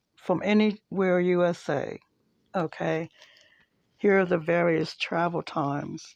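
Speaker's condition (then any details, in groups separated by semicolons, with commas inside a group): No condition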